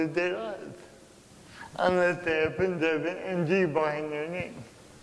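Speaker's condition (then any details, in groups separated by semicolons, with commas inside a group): Cerebral palsy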